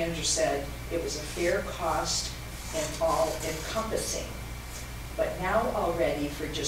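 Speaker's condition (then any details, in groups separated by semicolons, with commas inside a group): No condition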